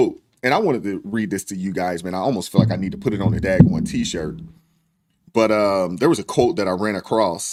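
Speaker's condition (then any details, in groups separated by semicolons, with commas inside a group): No condition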